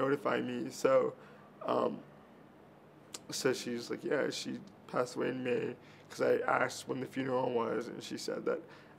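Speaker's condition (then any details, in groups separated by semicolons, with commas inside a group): Cerebral palsy; from birth, early childhood surgery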